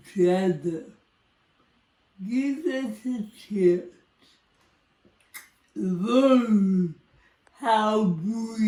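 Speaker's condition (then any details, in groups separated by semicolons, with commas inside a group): Cerebral palsy; speech impairment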